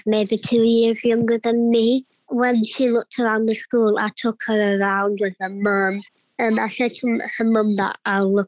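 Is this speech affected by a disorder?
Yes: cleft palate; congenital, part of a rare disease, found at birth when crying, confirmed diagnosis at 3 years.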